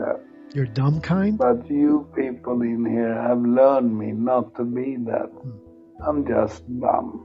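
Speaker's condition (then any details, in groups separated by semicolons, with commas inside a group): Multiple sclerosis; progressive form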